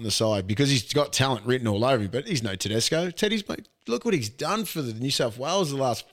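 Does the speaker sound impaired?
No.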